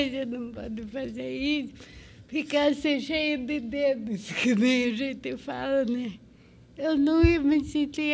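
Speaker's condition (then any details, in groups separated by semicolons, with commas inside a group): Cerebral palsy; from birth, medical negligence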